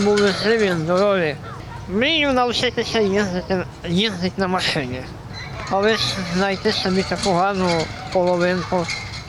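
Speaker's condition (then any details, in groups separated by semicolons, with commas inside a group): Cerebral palsy; from birth, congenital lip and jaw defects, five operations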